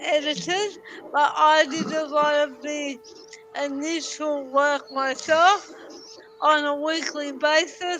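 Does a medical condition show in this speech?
Yes: cerebral palsy.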